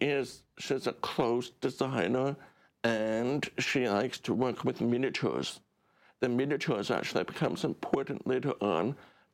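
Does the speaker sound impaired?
Yes: deaf; relies on subtitles rather than audio.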